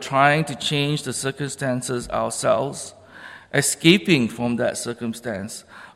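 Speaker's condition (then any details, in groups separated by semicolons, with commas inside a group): No condition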